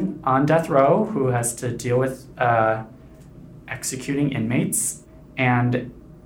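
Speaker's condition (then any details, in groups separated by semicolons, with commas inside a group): No condition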